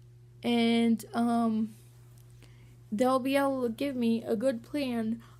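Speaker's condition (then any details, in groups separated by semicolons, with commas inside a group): Cerebral palsy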